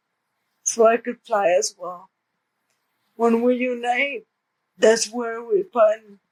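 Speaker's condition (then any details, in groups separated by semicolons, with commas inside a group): Cerebral palsy; present from birth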